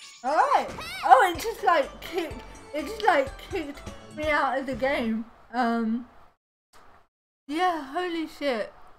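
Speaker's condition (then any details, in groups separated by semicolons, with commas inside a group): Cerebral palsy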